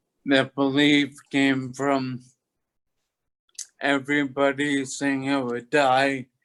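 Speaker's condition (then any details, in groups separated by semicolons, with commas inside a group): Toxic leukoencephalopathy, locked-in syndrome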